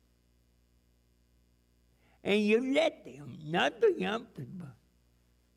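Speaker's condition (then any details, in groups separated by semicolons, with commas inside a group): Cerebral palsy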